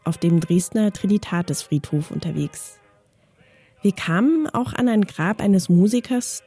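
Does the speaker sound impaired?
No.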